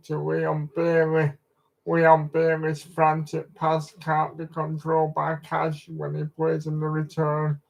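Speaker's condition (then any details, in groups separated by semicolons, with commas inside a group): Cerebral palsy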